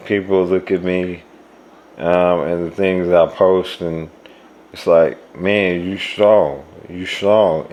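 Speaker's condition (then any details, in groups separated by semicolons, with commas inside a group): ALS; speech progressively lost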